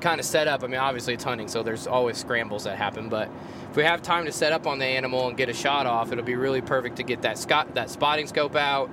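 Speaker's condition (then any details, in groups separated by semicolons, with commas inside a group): No condition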